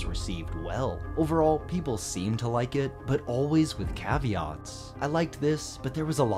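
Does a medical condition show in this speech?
No.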